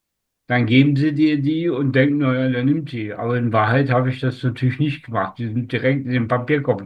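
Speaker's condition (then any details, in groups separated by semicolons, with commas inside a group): Spastic tetraparesis; from birth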